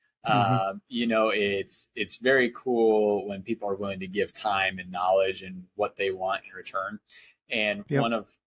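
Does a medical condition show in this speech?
No.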